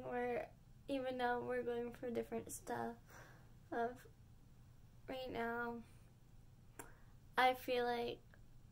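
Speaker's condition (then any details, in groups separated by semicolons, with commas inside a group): Cerebral palsy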